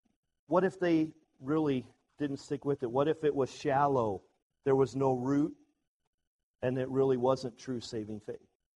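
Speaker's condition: No condition

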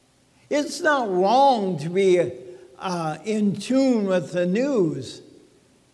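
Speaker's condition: ALS; als diagnosed this past spring, no cure, affects speaking, swallowing, walking; talking funny

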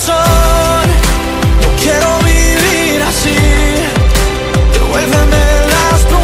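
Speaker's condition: No condition

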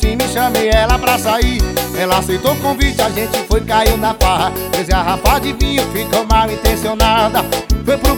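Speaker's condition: No condition

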